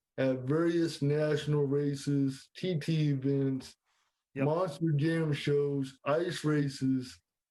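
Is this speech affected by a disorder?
Yes: cerebral palsy.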